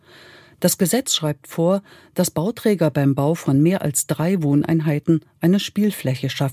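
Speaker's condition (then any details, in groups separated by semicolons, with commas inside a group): No condition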